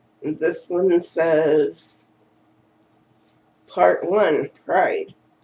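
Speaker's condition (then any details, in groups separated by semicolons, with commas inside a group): Cerebral palsy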